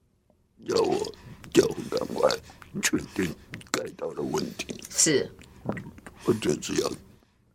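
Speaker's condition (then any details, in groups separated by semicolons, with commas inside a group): Total laryngectomy; stage four hypopharyngeal cancer at 45, no vocal cords, smoked four packs daily; esophageal speech learned at 中華民國無喉者復聲協會, nearly a year and a half to say name; hoarse under two months before diagnosis, voiceless after surgery, now slow esophageal speech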